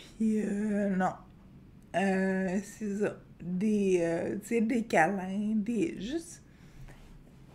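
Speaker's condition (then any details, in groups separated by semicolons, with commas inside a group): Friedreich's ataxia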